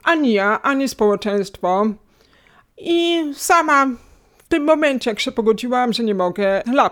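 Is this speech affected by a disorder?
Yes: hearing loss, cochlear implant, acquired; two years of rehabilitation to decode words, relearned listening to English, once unable to converse in English.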